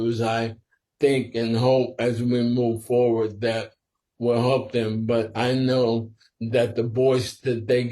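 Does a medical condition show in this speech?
Yes: sporadic ALS.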